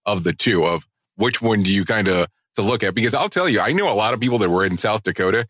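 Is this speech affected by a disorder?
No.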